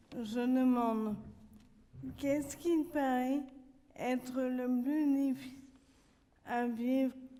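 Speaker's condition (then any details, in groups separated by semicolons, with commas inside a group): Neurodegenerative disease; rare genetic neurological disease, affects walking, movement, communication; progressive since age 10, motor dependent, relies on carers; speaking difficulties, carer reads most of text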